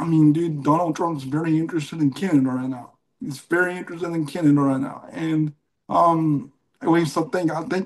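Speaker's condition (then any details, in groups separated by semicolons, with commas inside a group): Cerebral palsy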